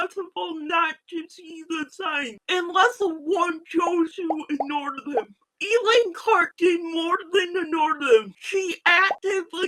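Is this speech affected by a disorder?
Yes: physical speech impairment.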